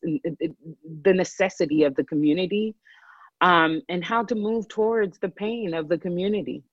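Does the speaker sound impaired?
No.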